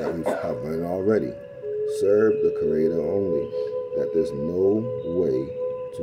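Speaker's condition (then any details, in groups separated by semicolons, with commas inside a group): No condition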